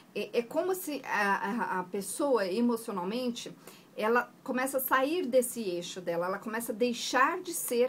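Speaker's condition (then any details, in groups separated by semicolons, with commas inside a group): No condition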